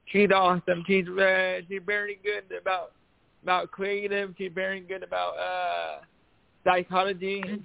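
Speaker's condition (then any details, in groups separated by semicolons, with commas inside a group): Cerebral palsy; voice improved over last year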